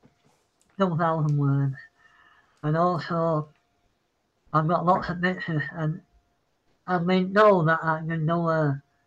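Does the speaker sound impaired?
Yes: Parkinson's; apologizes mid-sentence, citing Parkinson's.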